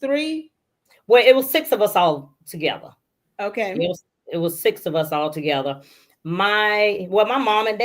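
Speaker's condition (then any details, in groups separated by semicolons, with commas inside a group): No condition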